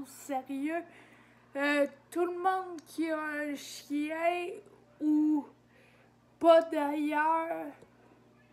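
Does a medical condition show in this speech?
Yes: ataxia; degenerative.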